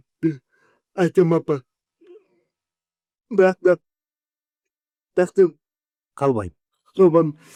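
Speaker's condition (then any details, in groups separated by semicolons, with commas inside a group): Cerebral palsy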